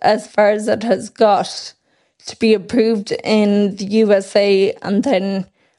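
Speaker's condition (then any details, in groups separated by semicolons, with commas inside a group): Friedreich's ataxia; diagnosed age 12 by professor King, Temple Street, progressive, aggressive scoliosis, three spinal surgeries; speech expected to disappear within years, synthetic voice, thickened liquids, possible ventilator expected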